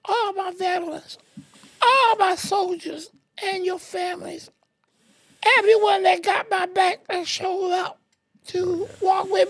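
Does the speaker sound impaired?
Yes: ALS; wheelchair, trach changed by ENT, Charleston VA ALS clinic quarterly with speech therapist, sometimes hard breathing.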